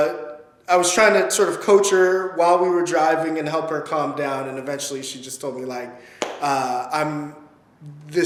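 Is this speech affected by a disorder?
No.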